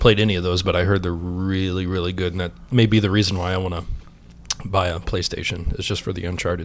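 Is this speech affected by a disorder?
No.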